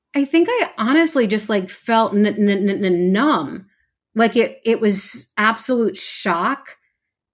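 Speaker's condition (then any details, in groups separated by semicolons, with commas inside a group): Stuttering; variable stuttering, formerly preoccupied with which words would be easier to say, helped by stuttering community; amount of stuttering, feeling stuck and physical tension fluctuate, stutters openly; repeated sounds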